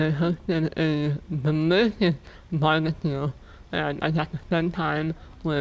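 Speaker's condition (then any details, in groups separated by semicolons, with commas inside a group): Muscular dystrophy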